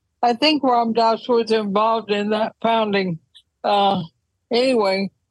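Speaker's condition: ALS; wheelchair use when traveling

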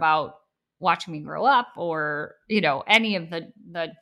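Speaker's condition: Bilateral cleft lip and palate; congenital

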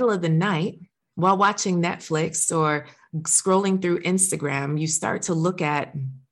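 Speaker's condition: No condition

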